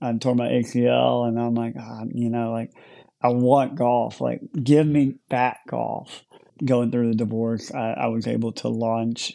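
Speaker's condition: Cleft lip and palate; large hole in mouth at birth

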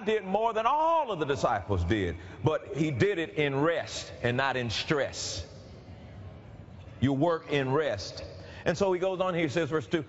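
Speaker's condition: No condition

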